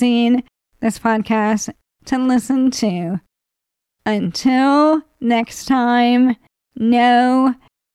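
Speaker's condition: ALS; als onset in hand at 38, thumb-forefinger muscle loss, very little hand strength, very slow progression; about 19 years since onset; still talking and advocating about 9 years after onset

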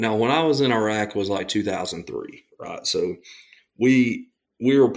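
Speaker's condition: No condition

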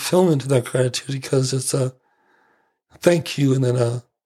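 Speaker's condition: ALS; no slurring

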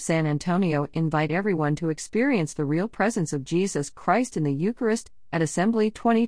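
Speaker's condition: No condition

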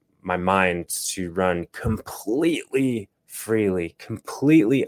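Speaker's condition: No condition

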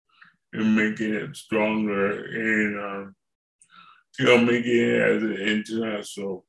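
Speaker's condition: Cerebral palsy; from birth

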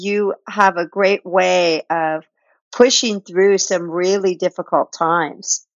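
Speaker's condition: No condition

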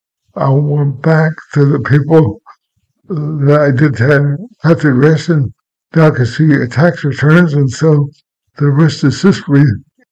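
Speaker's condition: Cerebral palsy, mild; present from birth, birth injury affecting motor skills, diagnosed around age 65 at Mayo Clinic, not severely affected; speech a little slurred, choked about a dozen times, swallowing affected

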